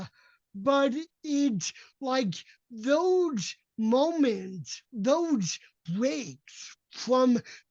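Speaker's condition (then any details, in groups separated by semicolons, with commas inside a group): Cerebral palsy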